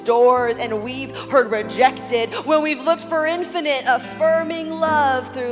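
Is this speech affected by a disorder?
No.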